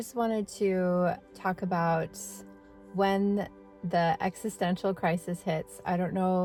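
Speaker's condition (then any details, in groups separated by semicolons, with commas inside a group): No condition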